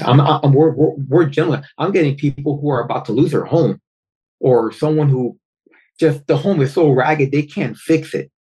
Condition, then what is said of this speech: Stuttering. I mean, I've had a speech impediment the majority of my life, so I tend to stutter and I have a